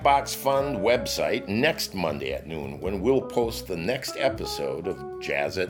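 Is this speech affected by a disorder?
No.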